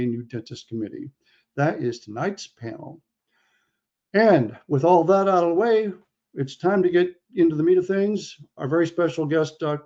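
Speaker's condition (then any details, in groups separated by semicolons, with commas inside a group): No condition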